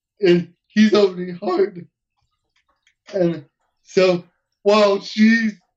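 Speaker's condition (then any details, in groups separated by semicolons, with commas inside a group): Cerebral palsy; uses wheelchair, hearing intact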